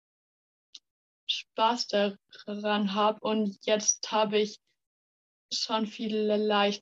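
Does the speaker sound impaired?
Yes: stuttering; stuttering since kindergarten age, many logopedists and speech therapists, stuttering therapy groups with other stutterers; 18 years old, fighting stuttering less with pressure and resistance; part-word and word repetitions, we wegzulaufen; here prolonged sounds.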